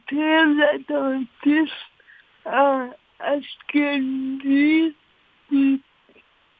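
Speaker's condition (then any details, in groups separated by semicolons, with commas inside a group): Cerebral palsy; spasms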